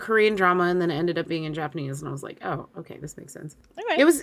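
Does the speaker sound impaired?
No.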